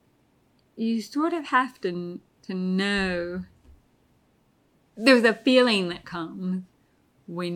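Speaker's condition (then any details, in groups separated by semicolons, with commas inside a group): Deafness; pretty bad tinnitus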